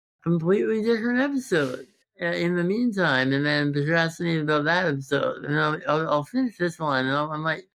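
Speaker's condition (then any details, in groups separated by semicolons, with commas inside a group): Congenital muscular dystrophy; present since birth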